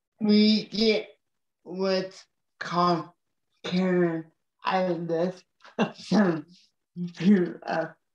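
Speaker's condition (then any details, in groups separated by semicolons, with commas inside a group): Cerebral palsy; wheelchair user; severe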